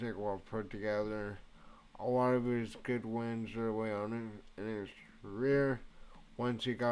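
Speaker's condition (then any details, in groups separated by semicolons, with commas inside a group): Cerebral palsy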